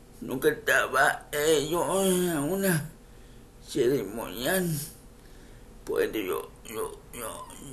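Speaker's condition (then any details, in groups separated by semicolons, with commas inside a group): Cerebral palsy; uses wheelchair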